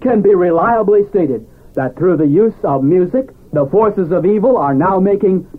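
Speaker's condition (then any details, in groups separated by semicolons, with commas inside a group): No condition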